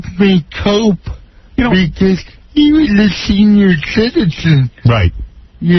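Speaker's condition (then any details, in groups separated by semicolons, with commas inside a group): Cerebral palsy; wheelchair user; speech impairment, speaks very slowly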